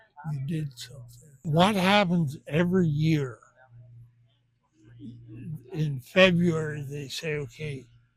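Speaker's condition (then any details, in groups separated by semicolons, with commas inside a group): Benign essential tremor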